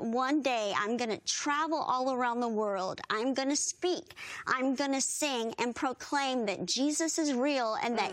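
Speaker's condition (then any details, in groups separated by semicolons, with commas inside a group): Bilateral cleft lip and palate; severe bilateral, congenital, born in Guatemala mountains, unable to nurse as newborn, not expected to survive, hear or speak; speech hard to understand in childhood, needed interpreters, singing voice strong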